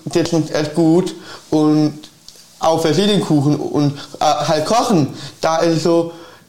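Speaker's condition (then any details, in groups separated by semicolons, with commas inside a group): Down syndrome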